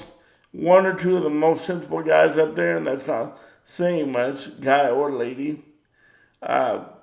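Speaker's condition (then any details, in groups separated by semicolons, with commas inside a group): Cerebral palsy; power wheelchair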